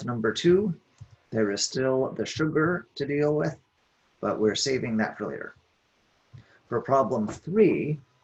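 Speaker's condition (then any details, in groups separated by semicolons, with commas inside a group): No condition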